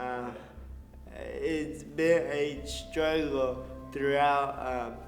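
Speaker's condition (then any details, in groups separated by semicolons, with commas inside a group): Cerebral palsy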